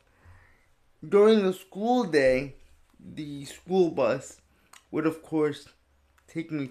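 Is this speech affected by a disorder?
Yes: cerebral palsy.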